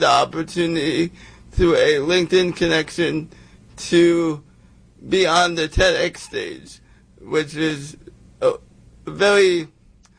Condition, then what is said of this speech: Cerebral palsy. So I went to Toastmasters in hopes to better my speaking for play-by-play